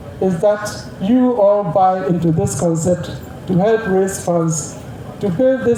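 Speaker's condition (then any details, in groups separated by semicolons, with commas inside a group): No condition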